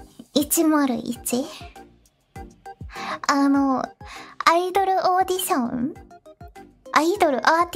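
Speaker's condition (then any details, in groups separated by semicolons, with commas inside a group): No condition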